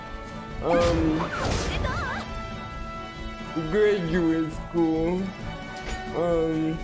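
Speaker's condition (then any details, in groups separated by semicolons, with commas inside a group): Cerebral palsy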